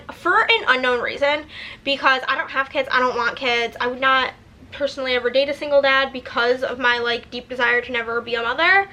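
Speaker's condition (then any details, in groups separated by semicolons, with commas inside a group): No condition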